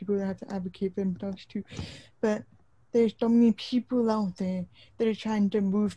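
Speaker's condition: Deaf / hard of hearing, congenital

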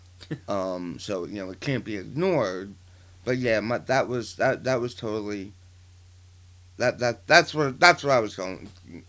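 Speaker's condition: Partial glossectomy for tongue cancer, partial, 40% of right tongue; divot in neck

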